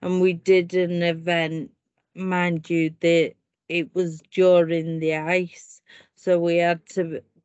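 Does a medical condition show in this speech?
Yes: primary lateral sclerosis; leg tightness, foot catching, then upper limbs, writing, speech; first diagnosed hereditary spastic paraplegia, later changed; about eight years since symptom onset, slow degenerative form, walking aided; speech affected, noticed about 12 months before others noticed.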